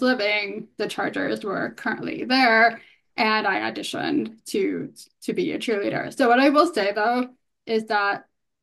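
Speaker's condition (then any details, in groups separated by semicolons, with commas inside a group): Hearing loss; bilateral, noticed about age 5, analog then digital hearing aids, right ear beyond aid benefit, left hearing aid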